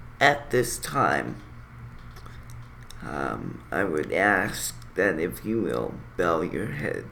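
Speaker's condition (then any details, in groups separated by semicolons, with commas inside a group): Cerebral palsy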